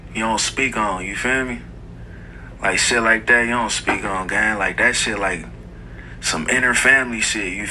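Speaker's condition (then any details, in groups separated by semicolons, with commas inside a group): No condition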